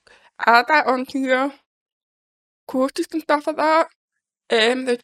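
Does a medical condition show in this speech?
Yes: deafness; congenital deafness, born deaf.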